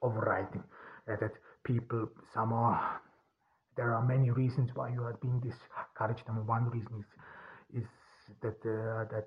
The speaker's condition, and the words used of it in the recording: Stuttering. There is indeed a difference between me speaking and singing.